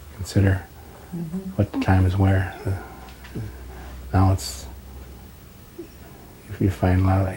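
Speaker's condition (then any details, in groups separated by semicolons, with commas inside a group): Parkinson's disease; slowed down, on medication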